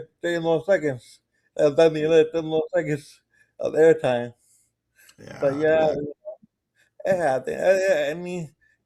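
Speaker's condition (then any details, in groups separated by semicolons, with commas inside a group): Cerebral palsy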